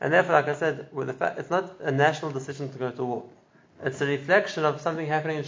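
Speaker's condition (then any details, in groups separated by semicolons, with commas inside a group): No condition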